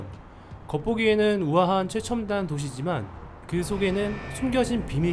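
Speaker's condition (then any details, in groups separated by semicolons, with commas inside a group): No condition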